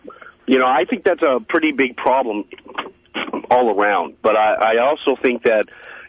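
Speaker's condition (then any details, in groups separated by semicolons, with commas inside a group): No condition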